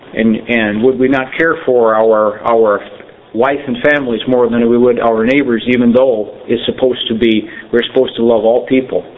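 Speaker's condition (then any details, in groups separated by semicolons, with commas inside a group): No condition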